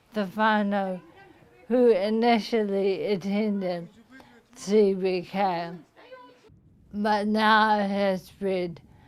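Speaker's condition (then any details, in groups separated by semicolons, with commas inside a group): Motor neuron disease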